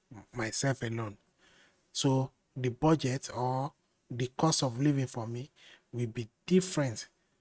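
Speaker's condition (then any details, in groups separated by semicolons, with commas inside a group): No condition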